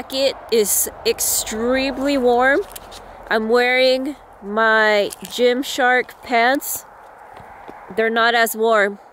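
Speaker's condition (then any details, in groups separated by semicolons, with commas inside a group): No condition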